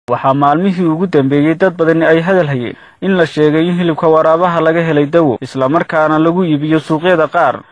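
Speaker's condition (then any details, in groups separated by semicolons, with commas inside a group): No condition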